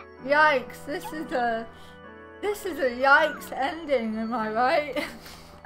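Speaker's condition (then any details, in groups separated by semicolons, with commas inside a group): Cerebral palsy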